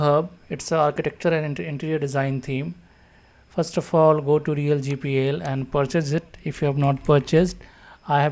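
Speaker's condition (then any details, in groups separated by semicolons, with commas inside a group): No condition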